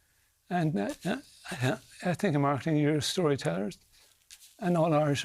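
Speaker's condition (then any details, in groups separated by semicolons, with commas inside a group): Early onset Parkinson's disease; mute about three years, speaking again after DBS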